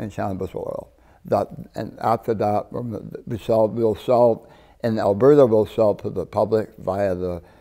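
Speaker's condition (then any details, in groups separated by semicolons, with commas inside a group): Partial glossectomy for tongue cancer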